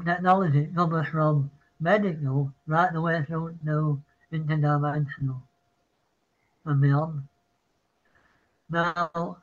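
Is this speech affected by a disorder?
Yes: Parkinson's; apologizes mid-sentence.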